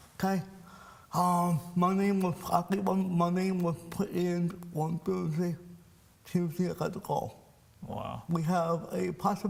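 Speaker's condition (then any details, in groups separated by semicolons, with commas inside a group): Cerebral palsy; speech impairment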